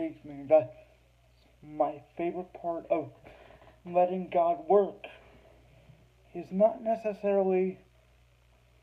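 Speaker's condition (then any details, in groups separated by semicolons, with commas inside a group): Cerebral palsy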